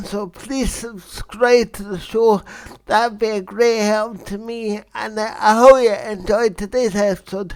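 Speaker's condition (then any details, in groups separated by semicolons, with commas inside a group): Cerebral palsy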